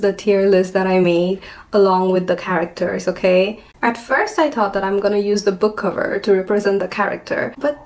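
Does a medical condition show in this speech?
No.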